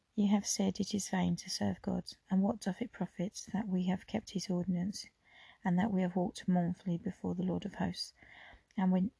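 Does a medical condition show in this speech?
No.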